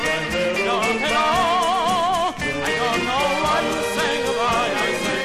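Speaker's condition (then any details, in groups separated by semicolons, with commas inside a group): No condition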